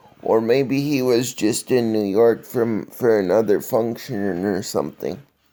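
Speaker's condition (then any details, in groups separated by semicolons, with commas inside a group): Cerebral palsy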